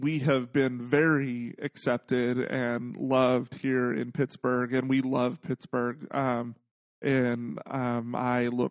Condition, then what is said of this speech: None; typical speech.